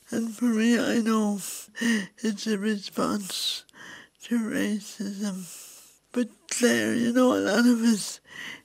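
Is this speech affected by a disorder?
Yes: cerebral palsy; COVID in January requiring ventilator.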